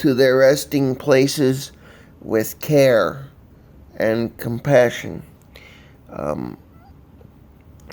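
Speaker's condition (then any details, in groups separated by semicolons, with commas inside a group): Cerebral palsy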